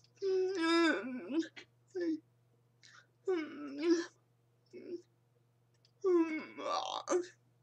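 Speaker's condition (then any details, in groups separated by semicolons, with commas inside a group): Cerebral palsy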